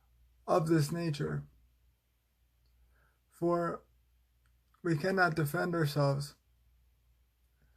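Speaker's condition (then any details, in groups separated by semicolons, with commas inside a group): Cerebral palsy, spastic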